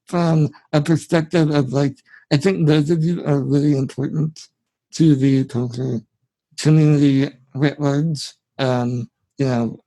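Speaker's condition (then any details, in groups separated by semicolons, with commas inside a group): Spinal muscular atrophy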